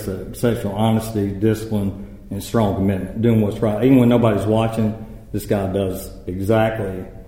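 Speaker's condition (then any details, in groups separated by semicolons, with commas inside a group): No condition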